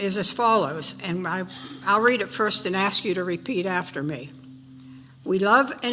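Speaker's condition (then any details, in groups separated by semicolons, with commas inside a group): No condition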